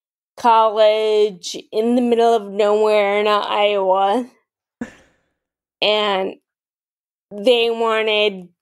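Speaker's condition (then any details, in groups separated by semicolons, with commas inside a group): Friedreich's ataxia, mild; mild speech issues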